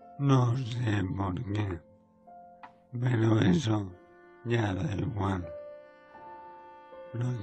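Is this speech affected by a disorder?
Yes: ALS; late stage, near death.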